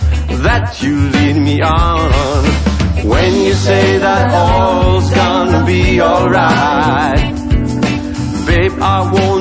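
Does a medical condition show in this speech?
No.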